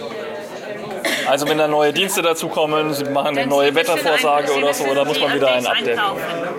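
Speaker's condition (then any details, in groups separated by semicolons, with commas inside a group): No condition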